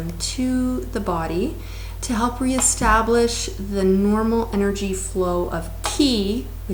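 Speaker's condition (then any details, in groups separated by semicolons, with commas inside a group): No condition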